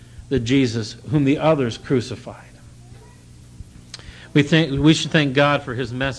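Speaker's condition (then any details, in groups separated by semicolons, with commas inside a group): No condition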